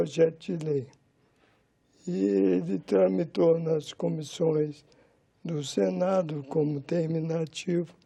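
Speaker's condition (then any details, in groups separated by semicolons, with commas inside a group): Amyotrophic lateral sclerosis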